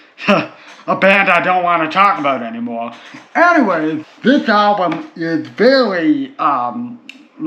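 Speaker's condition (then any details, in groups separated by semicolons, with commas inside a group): Cerebral palsy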